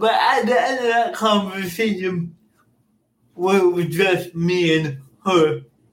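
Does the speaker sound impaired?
Yes: cerebral palsy; cerebral palsy from birth, caused by oxygen loss at birth, affects motor skills; speech impairments, speech therapy from age seven with jeff in orlando, school speaking device declined.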